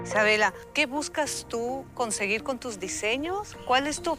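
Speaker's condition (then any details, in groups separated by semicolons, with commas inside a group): No condition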